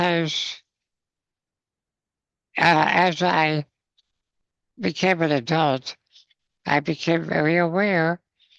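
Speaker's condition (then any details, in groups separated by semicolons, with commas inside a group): Spinal muscular atrophy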